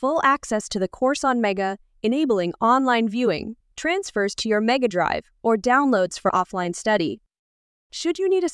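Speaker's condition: No condition

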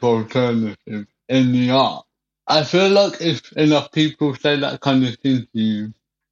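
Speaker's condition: Cerebral palsy; birth complications, breathing stopped, cesarean, incubator, walked fine until 5, then physiotherapy, walking frame, wheelchair

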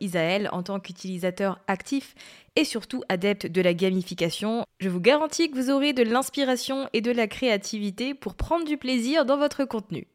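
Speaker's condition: No condition

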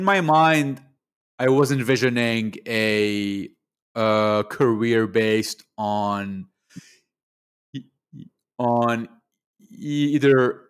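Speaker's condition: Stuttering; stutter since birth, neurological basis, speech therapists in Lebanon childhood to teens, psychologist at 16-17; adult, still stutters audibly, controls stutter with breathing technique learned in UK; stutter much worse before, affects only speaking, not reading or writing, long avoided speaking; prolonged sounds, blocks

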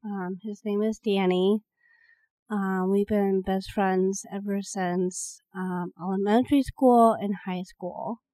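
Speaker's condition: Down syndrome; also hard time breathing

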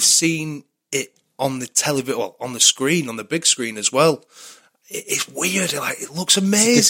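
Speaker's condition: No condition

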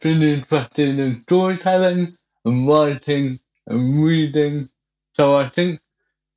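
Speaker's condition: Cerebral palsy; from birth, stopped breathing, cesarean, incubator, walking deteriorated about age five, physiotherapy, walking frame, wheelchair; cannot drink from a glass, uses a straw

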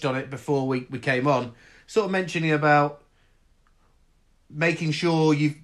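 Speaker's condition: No condition

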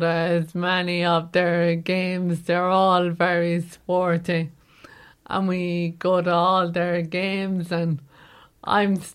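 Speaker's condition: Motor neuron disease; voice affected, voice among everyday things no longer managed

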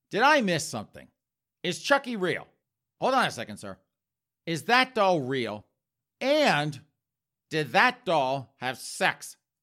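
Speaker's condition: No condition

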